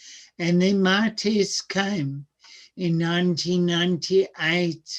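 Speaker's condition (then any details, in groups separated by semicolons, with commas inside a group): Cerebral palsy; speech sounds atypical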